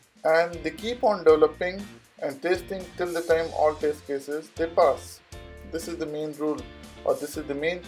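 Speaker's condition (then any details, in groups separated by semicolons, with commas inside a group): No condition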